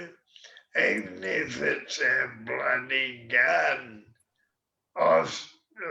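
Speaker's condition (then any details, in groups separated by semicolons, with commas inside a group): MND; slower progressing form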